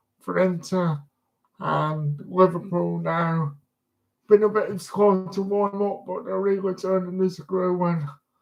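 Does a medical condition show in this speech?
Yes: disability affecting speech.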